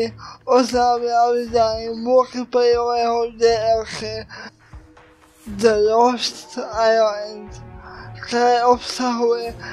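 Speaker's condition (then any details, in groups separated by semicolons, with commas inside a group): Cerebral palsy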